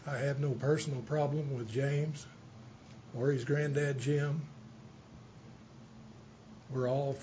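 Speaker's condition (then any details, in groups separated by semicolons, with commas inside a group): Parkinson's; a little shaky tonight, slowed down state; not speaking too fast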